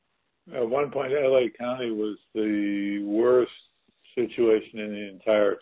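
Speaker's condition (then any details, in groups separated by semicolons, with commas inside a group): Parkinson's disease; stem cell infusions in houston, infusions finished, assessment due in september; carbidopa levodopa of little help, symptoms vary day to day, stress flares symptoms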